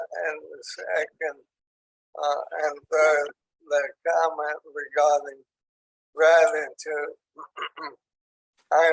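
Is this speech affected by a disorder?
Yes: ALS; onset in hands and arms, tracheostomy.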